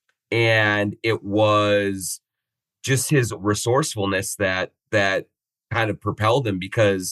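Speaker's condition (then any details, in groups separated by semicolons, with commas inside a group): No condition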